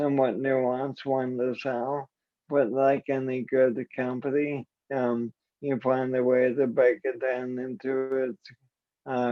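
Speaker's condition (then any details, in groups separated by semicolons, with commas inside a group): ALS; voice and hands affected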